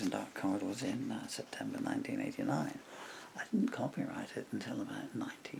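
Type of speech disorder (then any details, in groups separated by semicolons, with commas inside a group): Bulbar dysarthria; progressive bulbar palsy (MND)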